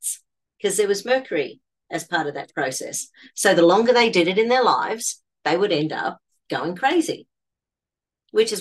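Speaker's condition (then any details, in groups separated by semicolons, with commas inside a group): No condition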